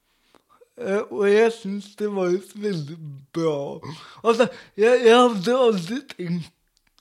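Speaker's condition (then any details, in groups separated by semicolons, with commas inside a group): Cerebral palsy; speech difficulties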